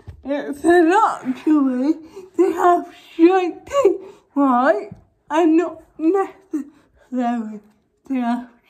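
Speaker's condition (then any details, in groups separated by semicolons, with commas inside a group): Cerebral palsy; uses feeding aid; new braces on top and bottom teeth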